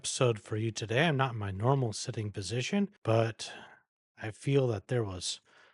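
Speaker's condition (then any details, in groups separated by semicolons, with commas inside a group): No condition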